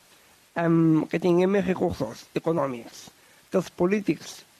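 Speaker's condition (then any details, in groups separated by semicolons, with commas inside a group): Down syndrome; extra chromosome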